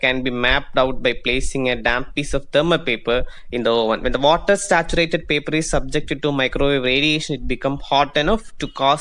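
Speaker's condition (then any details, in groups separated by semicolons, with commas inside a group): No condition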